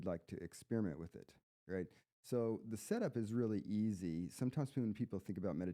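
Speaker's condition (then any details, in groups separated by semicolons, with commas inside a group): No condition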